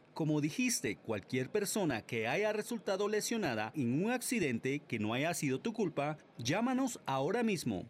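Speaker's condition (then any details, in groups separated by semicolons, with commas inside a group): No condition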